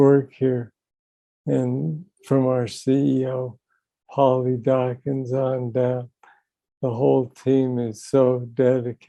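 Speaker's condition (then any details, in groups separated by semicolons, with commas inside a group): Young onset Parkinson's disease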